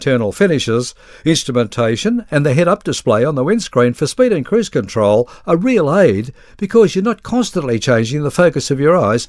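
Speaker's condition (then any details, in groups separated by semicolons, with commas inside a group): No condition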